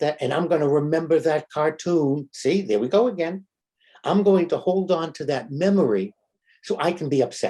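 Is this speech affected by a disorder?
No.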